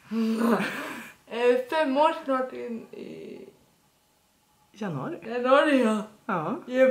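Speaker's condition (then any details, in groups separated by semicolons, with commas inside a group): Dyskinetic cerebral palsy; dyskinetic form, severe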